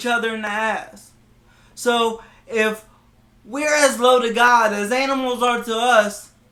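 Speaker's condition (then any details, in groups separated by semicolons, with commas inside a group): Cerebral palsy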